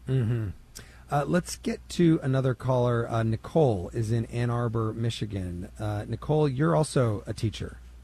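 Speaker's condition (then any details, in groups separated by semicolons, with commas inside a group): No condition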